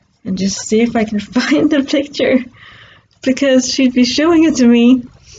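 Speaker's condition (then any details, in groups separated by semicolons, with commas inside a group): Cerebral palsy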